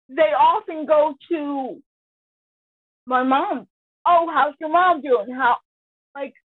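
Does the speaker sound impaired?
Yes: cerebral palsy; born 26 weeks premature, amputee, full-time wheelchair user, intellectual disability, full-time and part-time aides; prolonged sitting and car travel hard on body, down about a week after trip.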